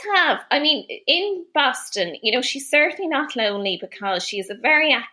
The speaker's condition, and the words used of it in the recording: No condition.